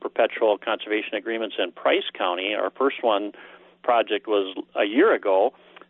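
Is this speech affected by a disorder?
No.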